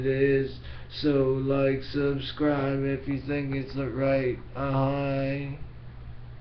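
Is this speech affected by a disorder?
Yes: brain injury.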